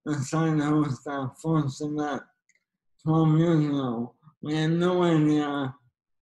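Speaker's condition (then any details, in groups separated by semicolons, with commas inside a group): ALS; slow progressor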